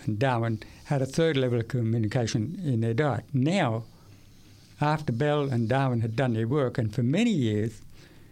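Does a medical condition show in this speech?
Yes: profound deafness; profound deafness acquired at age 8 after language acquisition, not born deaf; speaks orally, language acquired before hearing loss.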